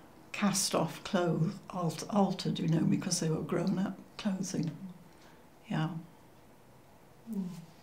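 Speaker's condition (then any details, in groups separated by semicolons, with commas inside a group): No condition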